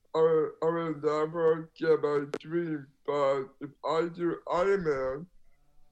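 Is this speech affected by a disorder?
Yes: Down syndrome; congenital.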